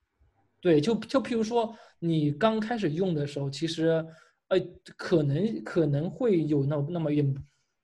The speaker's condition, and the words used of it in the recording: Stuttering. 做演讲的时候，我能够控制自己的速度，我能够把自己的口吃控制住，来达到一种放松状态。